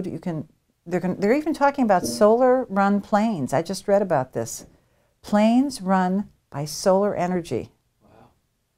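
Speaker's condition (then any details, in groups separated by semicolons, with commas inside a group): No condition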